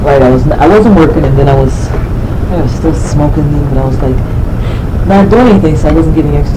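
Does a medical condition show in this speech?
No.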